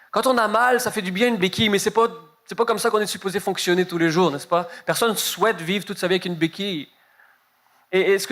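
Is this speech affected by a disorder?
No.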